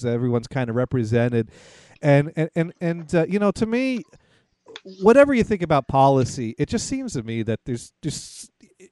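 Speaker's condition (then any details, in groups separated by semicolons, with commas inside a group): No condition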